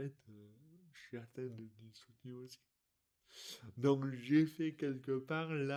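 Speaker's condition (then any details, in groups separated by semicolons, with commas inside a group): Dystonia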